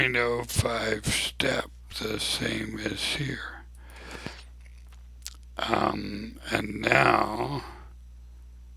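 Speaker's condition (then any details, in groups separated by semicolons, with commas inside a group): ALS; abnormally slow voice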